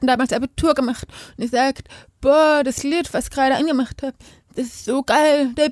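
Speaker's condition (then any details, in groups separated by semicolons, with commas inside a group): Deafness; lip-reads hosts without interpreter, cannot hear podcast, wears Zupack bass backpack at home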